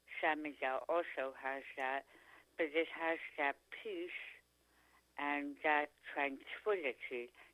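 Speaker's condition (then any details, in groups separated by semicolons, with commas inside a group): Tongue cancer; two surgeries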